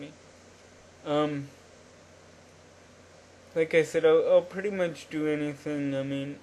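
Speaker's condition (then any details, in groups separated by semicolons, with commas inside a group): Cerebral palsy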